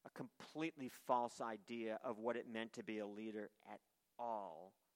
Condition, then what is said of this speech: None; typical speech.